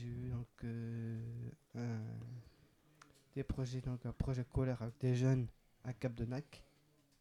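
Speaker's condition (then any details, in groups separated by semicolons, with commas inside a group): Down syndrome, trisomy 21; extra chromosome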